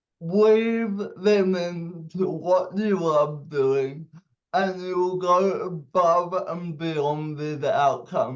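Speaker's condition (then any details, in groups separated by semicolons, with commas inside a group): Cerebral palsy; fine motor skills severely limited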